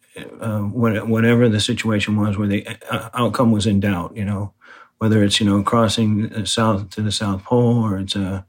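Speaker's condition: Parkinson's disease; about 6 years since diagnosis, low medication first 3 years, more as symptoms worsen

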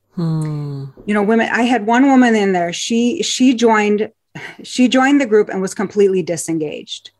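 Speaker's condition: No condition

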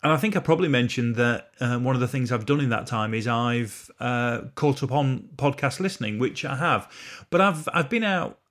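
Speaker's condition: No condition

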